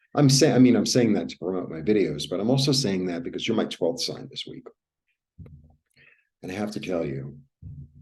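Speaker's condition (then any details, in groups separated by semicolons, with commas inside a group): No condition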